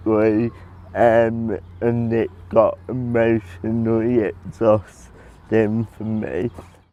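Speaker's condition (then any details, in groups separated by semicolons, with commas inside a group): Cerebral palsy; present from birth; predicted at birth never to talk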